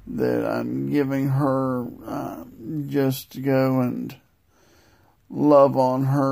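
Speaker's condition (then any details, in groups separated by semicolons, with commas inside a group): Multiple sclerosis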